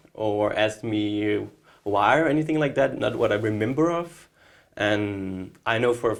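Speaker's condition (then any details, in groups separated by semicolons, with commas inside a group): No condition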